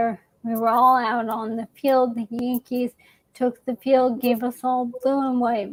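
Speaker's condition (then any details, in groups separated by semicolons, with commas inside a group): ALS; progressive motor neuron loss, non-genetic form; young-onset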